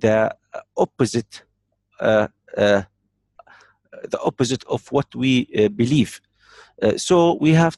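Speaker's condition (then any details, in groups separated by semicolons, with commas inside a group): No condition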